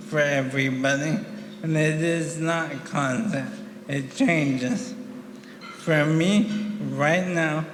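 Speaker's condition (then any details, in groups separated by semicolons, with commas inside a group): ALS; about 1.5 years since diagnosis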